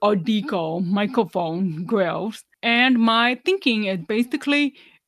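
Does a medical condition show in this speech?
Yes: deafness, severe; about 99% hearing loss, lifelong hearing aid use, no cochlear implant; wears hearing aids, relies heavily on lip reading, does not sign, not fluent in ASL.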